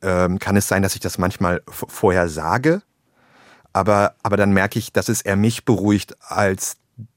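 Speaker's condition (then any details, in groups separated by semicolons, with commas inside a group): Stuttering; stuttering since childhood, much worse about 20 years ago, years of intensive speech therapy (logopedics); rather fluent day, interview not stressful, bad days milder than before; blocks, plosives hardest incl. d and w, soft onsets, pauses to breathe, less stuttering in self-talk; repeated words, prolonged sounds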